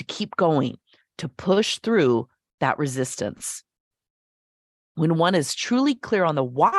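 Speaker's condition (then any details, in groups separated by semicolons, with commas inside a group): No condition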